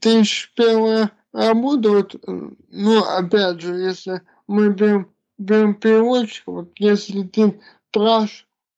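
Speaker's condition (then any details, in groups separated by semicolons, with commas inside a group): Cerebral palsy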